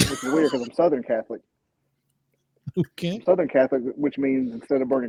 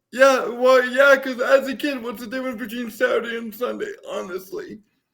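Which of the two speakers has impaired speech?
The second: cerebral palsy; uses wheelchair; voice affected by condition.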